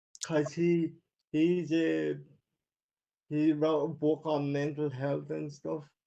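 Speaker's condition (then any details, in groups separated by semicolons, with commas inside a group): Cerebral palsy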